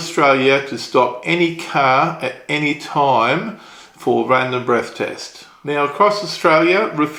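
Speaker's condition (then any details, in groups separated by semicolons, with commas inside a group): No condition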